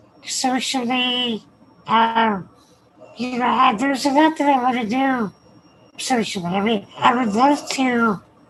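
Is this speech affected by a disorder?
Yes: spinal muscular atrophy; wheelchair.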